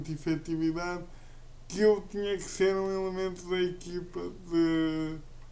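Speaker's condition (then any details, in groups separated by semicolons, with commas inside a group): Cerebral palsy; uses a wheelchair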